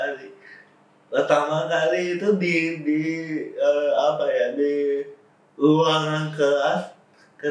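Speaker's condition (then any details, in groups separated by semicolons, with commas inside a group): Cerebral palsy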